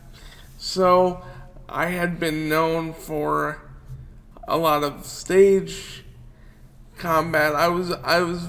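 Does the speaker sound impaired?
Yes: cerebral palsy; wheelchair user.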